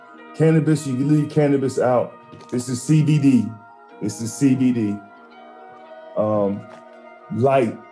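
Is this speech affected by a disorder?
No.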